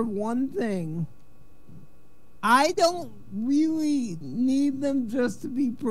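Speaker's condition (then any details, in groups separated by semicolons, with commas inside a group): Cerebral palsy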